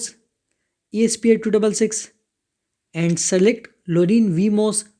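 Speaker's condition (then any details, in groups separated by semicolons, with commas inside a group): No condition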